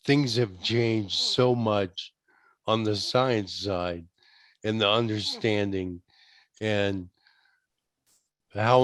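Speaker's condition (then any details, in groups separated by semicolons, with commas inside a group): ALS; diagnosed age 48, investigational therapy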